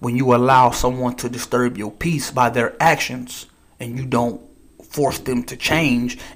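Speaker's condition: No condition

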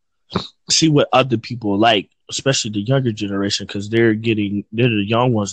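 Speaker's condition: No condition

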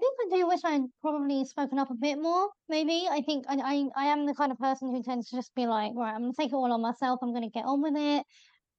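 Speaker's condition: Bilateral cleft lip and palate; congenital

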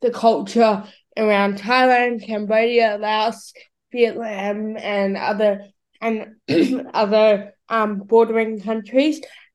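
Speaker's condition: Cerebral palsy; bilateral cochlear implants for hearing loss

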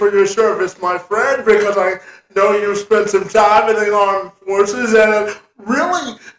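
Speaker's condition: Cerebral palsy; severe

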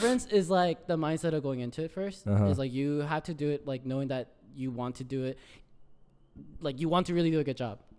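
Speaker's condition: No condition

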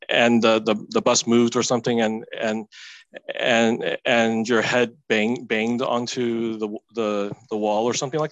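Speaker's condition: Stuttering; stuttering since at least high school; stuttered sometimes during high school team practice, kept stutter private; repeated sounds, repeated words

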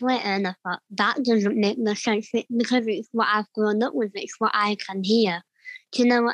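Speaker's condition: Cleft palate; congenital

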